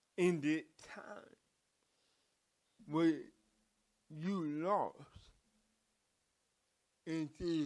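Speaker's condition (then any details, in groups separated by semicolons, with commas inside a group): Cerebral palsy; from birth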